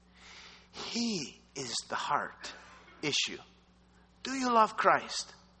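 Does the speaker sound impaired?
No.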